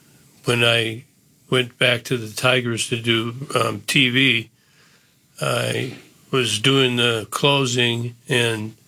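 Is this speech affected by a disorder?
Yes: Parkinson's disease; posture and gait changes, earlier neck and shoulder surgeries missed diagnosis; about 10 years since diagnosis; once could not speak on live TV, diagnosed 2 days later.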